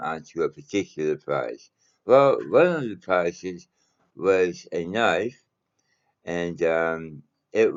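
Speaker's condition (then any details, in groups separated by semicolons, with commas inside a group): Mouth cancer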